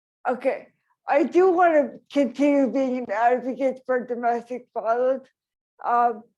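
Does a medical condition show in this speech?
Yes: traumatic brain injury.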